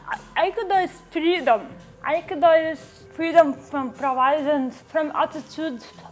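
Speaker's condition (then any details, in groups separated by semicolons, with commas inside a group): Cerebral palsy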